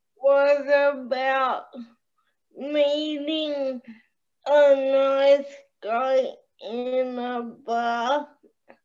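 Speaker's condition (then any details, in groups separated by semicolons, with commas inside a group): Cerebral palsy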